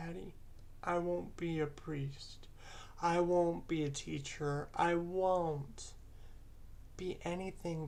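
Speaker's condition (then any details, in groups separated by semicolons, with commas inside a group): Cerebral palsy; present from birth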